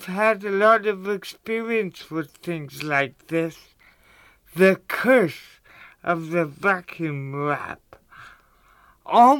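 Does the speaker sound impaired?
Yes: cerebral palsy; limited coordination.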